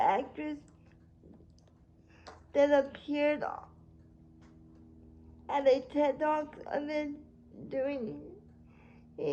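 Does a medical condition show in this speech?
Yes: cerebral palsy; spastic quadriplegia.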